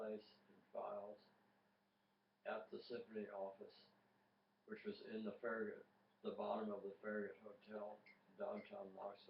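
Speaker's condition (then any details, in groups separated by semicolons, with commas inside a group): Tongue cancer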